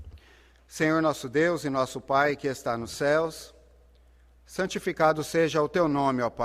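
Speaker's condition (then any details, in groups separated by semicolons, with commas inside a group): No condition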